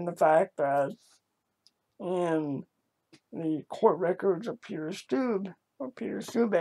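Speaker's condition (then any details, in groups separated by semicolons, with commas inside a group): Cerebral palsy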